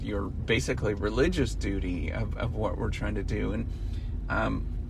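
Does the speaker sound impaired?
No.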